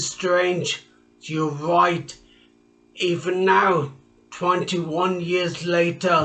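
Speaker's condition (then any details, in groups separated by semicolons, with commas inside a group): Traumatic brain injury; speech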